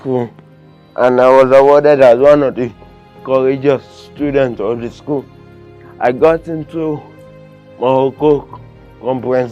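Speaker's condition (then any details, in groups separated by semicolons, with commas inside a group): Cerebral palsy; limits movement and coordination; acute case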